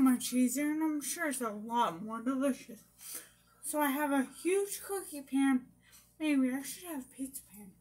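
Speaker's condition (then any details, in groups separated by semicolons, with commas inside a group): Brain injury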